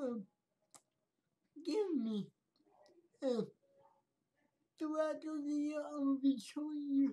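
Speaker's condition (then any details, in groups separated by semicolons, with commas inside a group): Cerebral palsy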